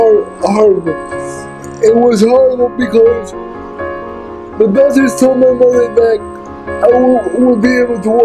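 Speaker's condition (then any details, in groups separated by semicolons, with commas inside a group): Cerebral palsy; unable to walk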